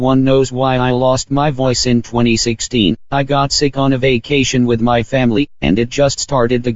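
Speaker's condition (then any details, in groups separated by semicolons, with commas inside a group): No condition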